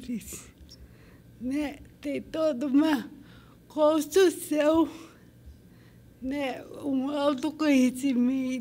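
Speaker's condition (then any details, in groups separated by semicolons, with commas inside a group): Cerebral palsy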